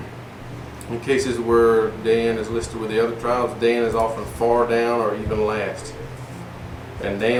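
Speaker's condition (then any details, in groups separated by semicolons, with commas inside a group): No condition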